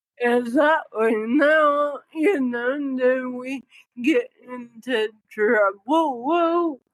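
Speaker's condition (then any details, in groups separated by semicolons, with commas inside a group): Cerebral palsy; newborn couldn't cough or suck, tube fed, childhood speech therapy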